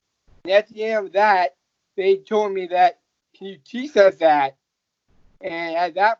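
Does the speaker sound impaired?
Yes: Down syndrome.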